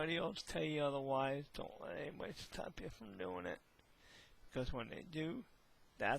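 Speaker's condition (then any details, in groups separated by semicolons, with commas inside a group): Hemiplegic cerebral palsy; past speech impediment, largely fixed by speech therapy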